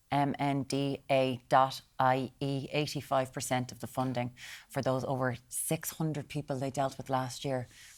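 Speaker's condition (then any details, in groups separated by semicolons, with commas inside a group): No condition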